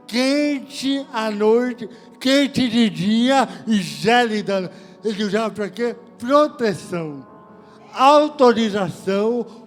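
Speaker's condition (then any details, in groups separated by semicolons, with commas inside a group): Cerebral palsy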